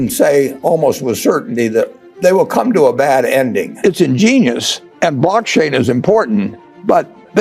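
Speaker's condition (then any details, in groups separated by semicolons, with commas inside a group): No condition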